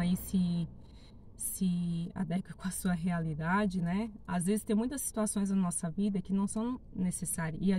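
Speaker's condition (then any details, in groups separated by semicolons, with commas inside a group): No condition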